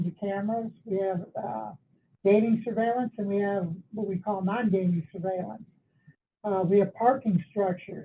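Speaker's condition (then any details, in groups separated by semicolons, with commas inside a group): No condition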